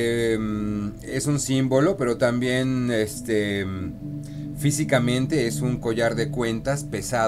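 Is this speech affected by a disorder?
No.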